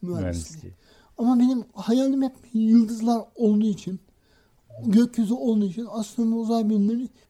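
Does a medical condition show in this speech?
Yes: cerebral palsy; from birth, no speech or walking until age 6, misdiagnosed intellectual disability at age 5; hand tremor, unable to write by hand; school speech difficulty, reading not fluent, practised reading aloud before mirror.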